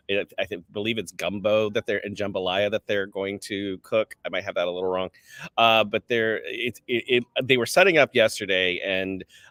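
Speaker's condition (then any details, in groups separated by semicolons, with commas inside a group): No condition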